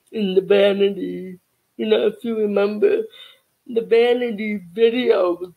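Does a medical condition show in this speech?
Yes: cerebral palsy; childhood speech therapy.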